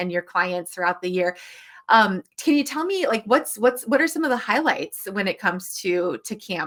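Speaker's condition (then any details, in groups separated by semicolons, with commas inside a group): No condition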